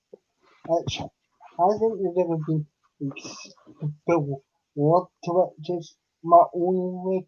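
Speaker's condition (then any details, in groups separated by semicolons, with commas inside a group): Cerebral palsy; unable to walk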